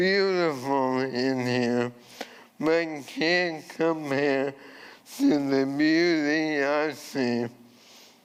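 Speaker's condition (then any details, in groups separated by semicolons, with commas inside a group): ALS; voice changed from earlier resonant voice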